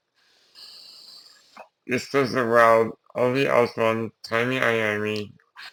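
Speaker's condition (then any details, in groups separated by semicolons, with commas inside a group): Duchenne muscular dystrophy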